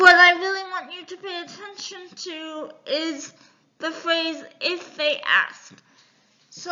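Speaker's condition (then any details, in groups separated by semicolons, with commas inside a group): Cerebral palsy; affects all four limbs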